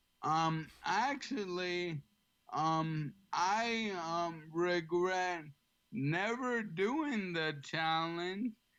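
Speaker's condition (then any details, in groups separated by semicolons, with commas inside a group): ALS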